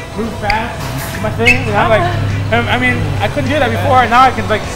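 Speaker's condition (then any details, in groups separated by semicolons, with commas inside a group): No condition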